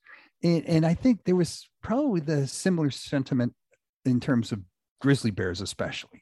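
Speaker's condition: No condition

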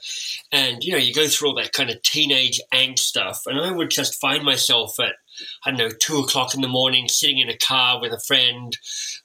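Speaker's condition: Cleft lip and palate; orthodontic treatment

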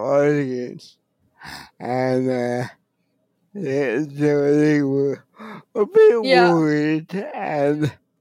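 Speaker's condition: Cerebral palsy; wheelchair user

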